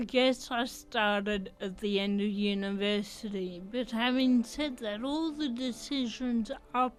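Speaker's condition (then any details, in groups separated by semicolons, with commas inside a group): Athetoid cerebral palsy; voice slightly affected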